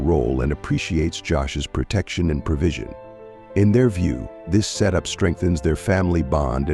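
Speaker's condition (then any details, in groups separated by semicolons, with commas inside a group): No condition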